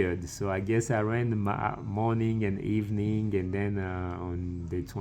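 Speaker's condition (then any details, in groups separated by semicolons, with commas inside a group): No condition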